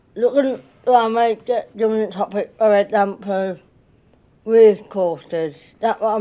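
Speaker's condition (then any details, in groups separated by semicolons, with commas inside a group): Cerebral palsy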